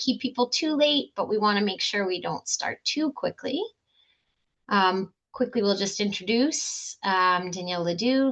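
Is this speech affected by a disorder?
No.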